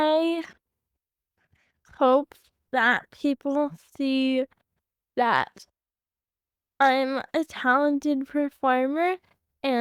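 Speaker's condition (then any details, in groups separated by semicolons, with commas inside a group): Cerebral palsy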